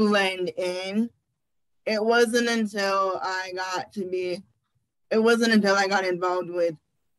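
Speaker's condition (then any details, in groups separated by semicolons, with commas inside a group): Cerebral palsy; birth brain injury, premature, wheelchair user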